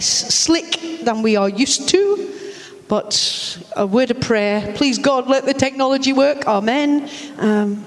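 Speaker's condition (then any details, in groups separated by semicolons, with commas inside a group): No condition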